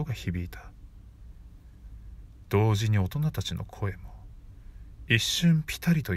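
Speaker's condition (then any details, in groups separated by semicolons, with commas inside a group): No condition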